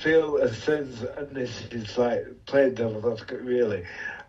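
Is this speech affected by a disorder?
Yes: motor neuron disease; first physiotherapist Amy Parkes, occupational therapist help with gadgetry.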